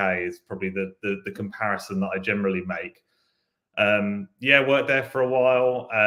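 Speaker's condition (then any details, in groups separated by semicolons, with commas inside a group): No condition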